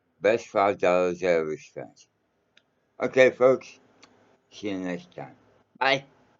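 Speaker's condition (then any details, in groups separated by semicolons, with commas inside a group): Mouth cancer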